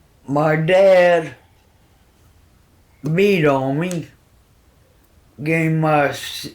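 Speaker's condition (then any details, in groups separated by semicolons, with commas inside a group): Cerebral palsy; formerly braces all over; after childhood train accident and coma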